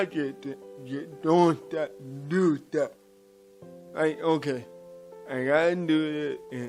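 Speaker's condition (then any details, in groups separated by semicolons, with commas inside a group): Cerebral palsy; from birth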